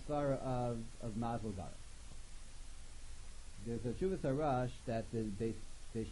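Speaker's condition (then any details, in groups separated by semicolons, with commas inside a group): No condition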